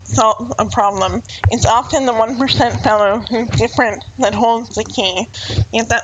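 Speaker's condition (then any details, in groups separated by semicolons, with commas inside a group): Cerebral palsy; uses wheelchair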